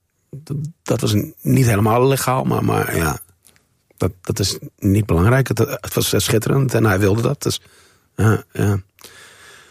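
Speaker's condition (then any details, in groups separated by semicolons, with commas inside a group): Stuttering; onset at age 3, present since childhood; school presentations very frustrating in childhood; repeated sounds, repeated words, prolonged sounds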